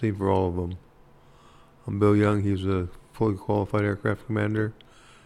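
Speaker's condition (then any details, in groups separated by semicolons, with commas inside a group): Parkinson's; hard time walking and talking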